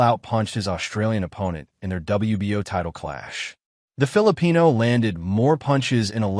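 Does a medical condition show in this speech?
No.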